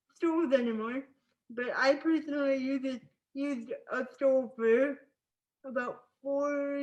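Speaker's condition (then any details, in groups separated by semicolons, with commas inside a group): Spastic cerebral palsy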